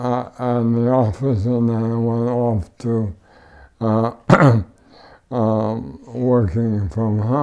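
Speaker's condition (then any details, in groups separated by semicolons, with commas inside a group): ALS; power wheelchair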